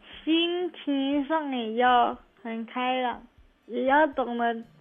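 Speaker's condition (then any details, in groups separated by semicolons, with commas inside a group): Cerebral palsy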